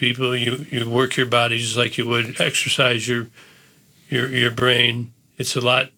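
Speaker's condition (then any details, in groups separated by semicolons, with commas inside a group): Parkinson's disease; posture and gait changes, earlier neck and shoulder surgeries missed diagnosis; once could not speak on live TV, diagnosed 2 days later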